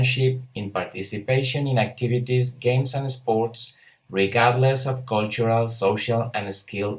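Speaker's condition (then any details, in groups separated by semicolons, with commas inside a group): No condition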